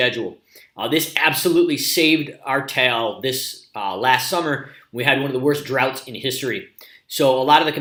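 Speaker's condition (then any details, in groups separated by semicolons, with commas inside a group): No condition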